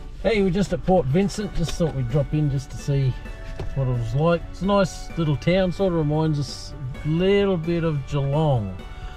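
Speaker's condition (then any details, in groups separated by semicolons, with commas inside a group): No condition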